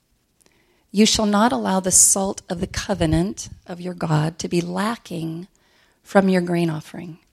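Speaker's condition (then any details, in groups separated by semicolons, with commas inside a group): No condition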